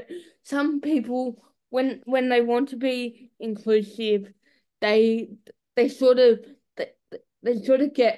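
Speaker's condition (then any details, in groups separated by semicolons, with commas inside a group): Cerebral palsy; nonverbal, speaks through eye-gaze device, vocal sounds as child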